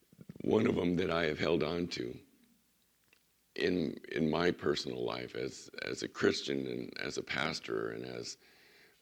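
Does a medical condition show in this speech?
Yes: vocal cord surgery recovery; voice not ready for full message, doctor limits teaching to 10-15 minutes.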